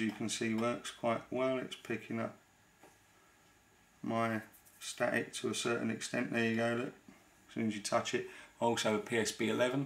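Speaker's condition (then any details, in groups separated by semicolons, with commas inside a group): No condition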